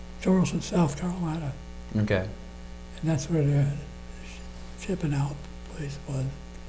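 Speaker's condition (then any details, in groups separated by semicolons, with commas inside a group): Parkinson's disease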